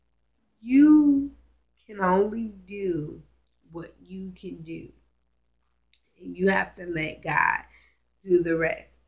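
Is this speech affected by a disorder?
Yes: cerebral palsy, spastic.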